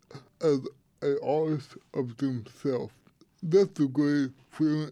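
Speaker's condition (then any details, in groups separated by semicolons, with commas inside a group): Cerebral palsy; congenital, tight muscles, affects walking and hands, past physical therapy for hand use; affects speaking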